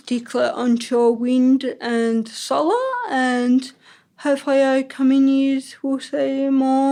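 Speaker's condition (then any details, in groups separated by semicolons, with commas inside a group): Ataxic cerebral palsy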